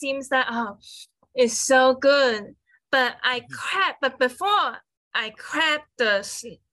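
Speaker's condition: Aphasia; aphasia after being hit by a car while walking home, about 4 years ago; typing affected since injury, finger-to-thumb touch done well

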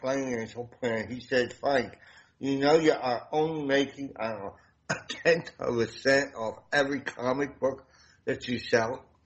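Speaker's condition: Damaged voice box; self-conscious about voice

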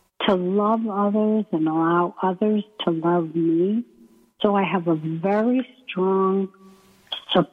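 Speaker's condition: ALS; onset during pre-doctoral internship at VA, wheelchair user

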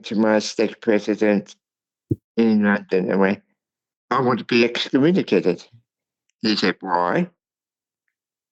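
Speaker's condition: Cerebral palsy; speech impairment

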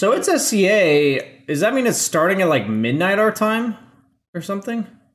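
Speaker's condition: No condition

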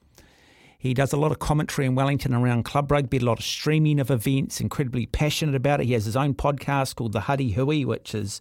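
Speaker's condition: No condition

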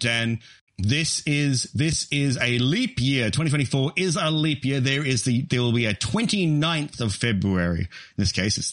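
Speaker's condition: No condition

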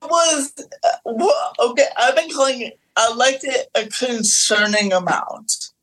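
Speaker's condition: Cerebral palsy; physical disability

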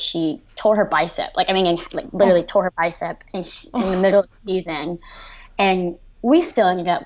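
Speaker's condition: Cleft lip and palate, severe

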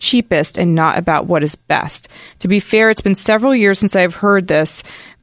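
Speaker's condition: No condition

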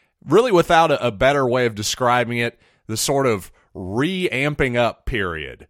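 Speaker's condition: No condition

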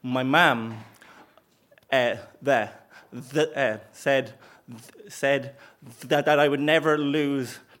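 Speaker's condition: Stammer; onset age four, childhood speech therapy, near-inability to speak by age 21, improved through stand-up comedy; stammering more than usual from nerves at this telling, nerves ease as story progresses; repeats sounds, words and phrases, fillers, worse when nervous, past blocks and breath running out; repeated sounds, repeated words, prolonged sounds

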